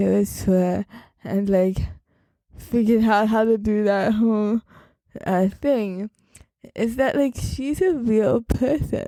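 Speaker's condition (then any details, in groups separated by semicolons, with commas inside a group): Cerebral palsy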